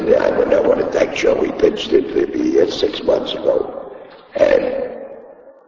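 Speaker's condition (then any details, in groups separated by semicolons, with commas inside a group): Laryngectomy; voice box removed by surgery, speech device placed in throat; taught to talk with throat device, cannot talk without thumb, earlier voice loss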